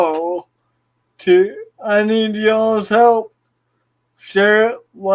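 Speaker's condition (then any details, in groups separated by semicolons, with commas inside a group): Cerebral palsy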